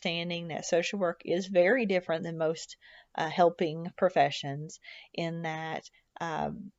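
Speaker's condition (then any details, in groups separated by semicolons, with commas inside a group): No condition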